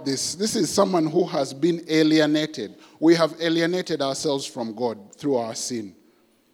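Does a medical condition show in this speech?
No.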